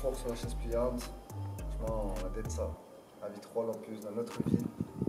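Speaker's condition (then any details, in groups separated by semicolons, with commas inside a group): No condition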